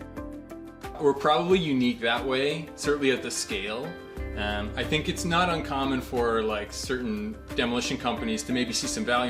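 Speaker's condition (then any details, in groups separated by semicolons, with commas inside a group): No condition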